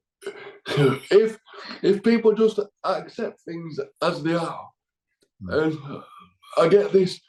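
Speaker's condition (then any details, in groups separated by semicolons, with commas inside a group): Cerebral palsy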